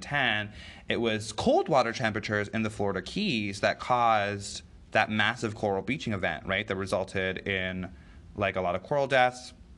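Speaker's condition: No condition

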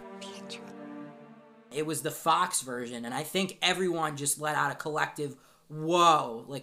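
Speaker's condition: No condition

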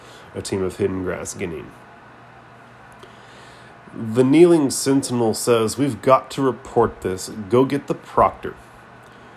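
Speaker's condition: No condition

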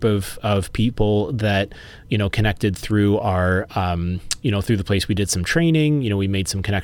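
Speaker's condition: No condition

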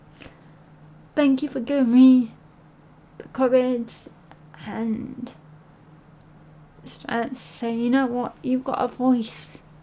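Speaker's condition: Cerebral palsy

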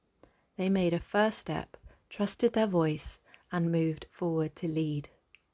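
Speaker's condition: No condition

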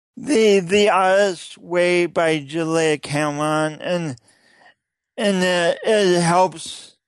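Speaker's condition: Speech impediment; repeated words and syllables

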